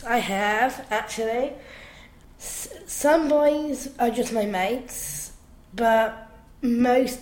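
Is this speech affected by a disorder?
Yes: Down syndrome; down syndrome since birth.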